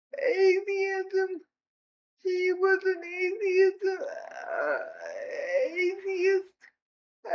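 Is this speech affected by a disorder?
Yes: cerebral palsy.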